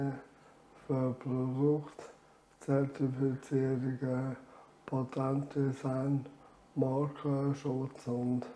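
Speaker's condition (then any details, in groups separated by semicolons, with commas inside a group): Amyotrophic lateral sclerosis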